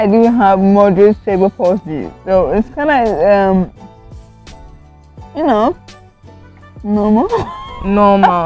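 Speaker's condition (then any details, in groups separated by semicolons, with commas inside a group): Cerebral palsy; at one point could not talk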